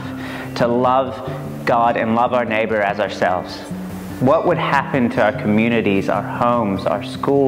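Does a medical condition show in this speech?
No.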